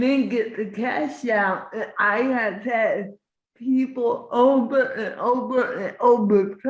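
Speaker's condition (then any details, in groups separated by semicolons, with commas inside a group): Cerebral palsy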